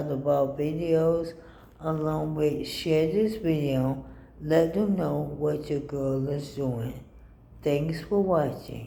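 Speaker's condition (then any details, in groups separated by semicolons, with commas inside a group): ALS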